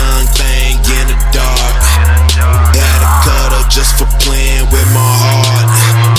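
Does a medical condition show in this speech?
No.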